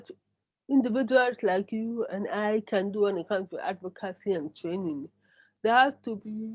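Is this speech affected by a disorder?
Yes: cerebral palsy; brain damage cause.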